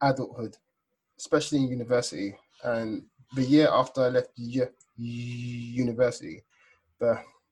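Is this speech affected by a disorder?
Yes: stutter; lifelong stutter, onset before age 7 per parents, mother and brother stuttered, childhood speech therapy ineffective; breathing patterns, nervous system and stress work, techniques when needed, open acceptance; formerly very severe, many silent blocks, situational; now much improved in most situations, still stutters; here repeated sounds, blocks.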